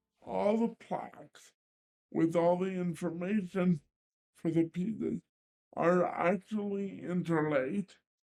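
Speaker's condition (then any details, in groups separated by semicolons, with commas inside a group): Cerebral palsy; limited hand dexterity, cannot write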